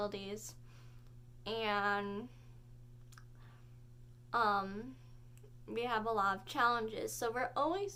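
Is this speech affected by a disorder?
Yes: cerebral palsy.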